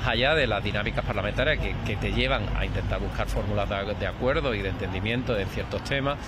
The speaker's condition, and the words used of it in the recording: None; typical speech.